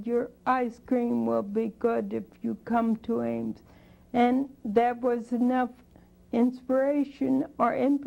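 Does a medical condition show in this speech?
Yes: spinocerebellar degeneration.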